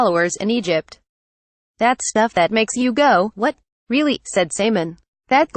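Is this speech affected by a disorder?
No.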